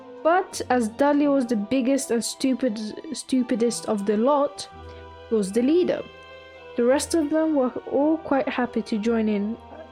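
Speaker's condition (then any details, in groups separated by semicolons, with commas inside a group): No condition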